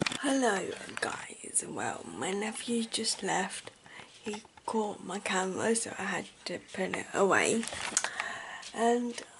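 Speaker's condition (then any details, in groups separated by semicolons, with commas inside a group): Cerebral palsy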